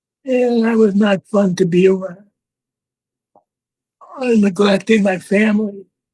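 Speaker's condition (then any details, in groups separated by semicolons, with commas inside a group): Parkinson's disease; deep brain stimulation electrodes implanted, tremor onset; handwriting almost illegible, visible hand shaking; speech worsened, main symptom, electrodes near speech center affect speech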